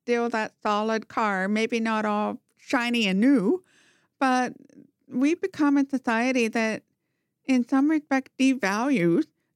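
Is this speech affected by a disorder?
Yes: profound hearing loss, congenital, bilateral; congenital profound hearing loss both ears, hearing aid right ear only, no fire alarm heard without it; wears hearing aid in right ear, used captioning and FM receiver in law school; talks very well despite profound hearing loss, did not talk until age four.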